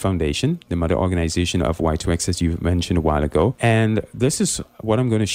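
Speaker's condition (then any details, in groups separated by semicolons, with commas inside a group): No condition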